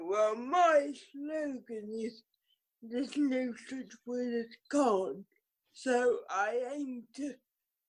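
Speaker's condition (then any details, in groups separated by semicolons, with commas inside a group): Cerebral palsy; riding as physio from age 2, occupational therapy, could not jump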